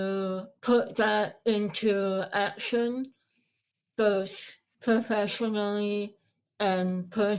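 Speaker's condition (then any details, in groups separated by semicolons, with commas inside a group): Moebius syndrome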